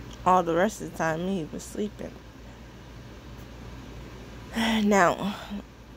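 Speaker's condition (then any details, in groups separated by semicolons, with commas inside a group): Cerebral palsy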